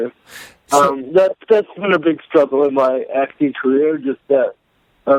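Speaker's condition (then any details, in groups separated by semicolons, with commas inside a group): Cerebral palsy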